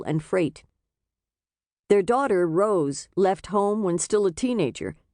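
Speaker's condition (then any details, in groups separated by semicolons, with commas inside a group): No condition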